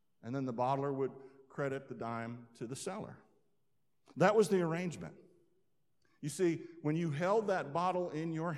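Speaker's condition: No condition

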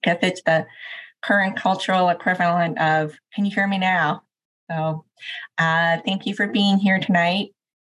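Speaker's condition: Deafness; deaf and oral, uses cochlear implants to hear; uses spoken Language, also uses American Sign Language

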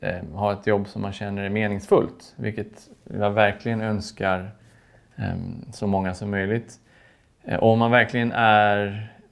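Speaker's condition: No condition

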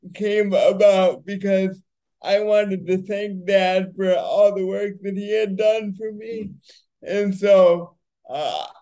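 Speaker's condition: Cerebral palsy; wheelchair user

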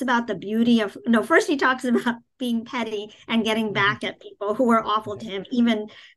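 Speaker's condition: Cleft palate, cleft palate without cleft lip; childhood articulation problems, hard to understand, years with speech pathologist, speaking Hindi discouraged by early doctors, therapists

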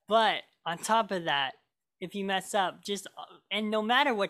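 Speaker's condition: Cleft lip and palate; talking and singing hard growing up

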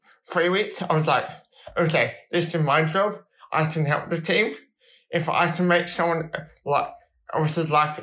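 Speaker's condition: Cerebral palsy

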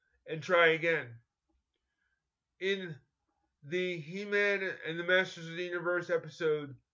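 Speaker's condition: Cerebral palsy; coordination issues, uses crutches

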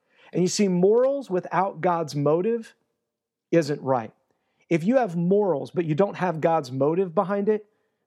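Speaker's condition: No condition

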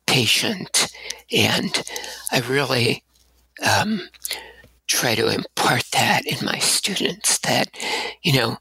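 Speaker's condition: Abductor spasmodic dysphonia; voice better than in college

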